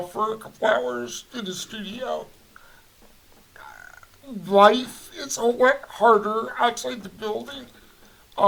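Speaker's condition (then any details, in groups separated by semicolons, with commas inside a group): Cerebral palsy; voice affected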